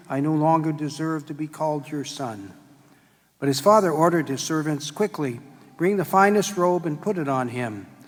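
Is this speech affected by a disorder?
No.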